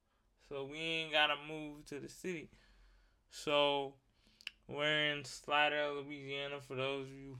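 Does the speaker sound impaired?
Yes: cerebral palsy; wheelchair user; fluent, no slur, not slow, sounds loud when passionate.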